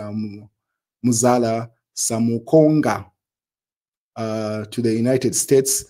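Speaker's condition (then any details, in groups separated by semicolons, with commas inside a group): No condition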